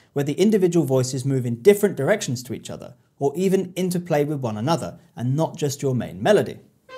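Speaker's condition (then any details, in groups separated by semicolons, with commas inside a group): No condition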